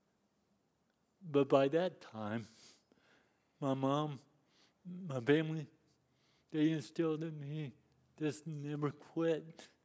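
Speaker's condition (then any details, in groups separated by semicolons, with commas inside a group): Cerebral palsy; lifelong disability since youth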